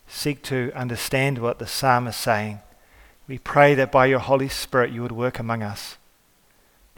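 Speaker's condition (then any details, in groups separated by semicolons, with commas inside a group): No condition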